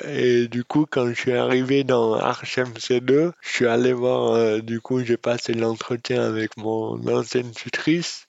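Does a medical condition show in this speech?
Yes: dystonia; congenital, from lack of brain oxygen at birth, diagnosed soon after, left forearm most affected; eloquence disorder caused by dystonia, alongside muscular disorder.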